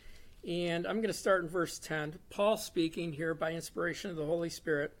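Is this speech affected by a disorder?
No.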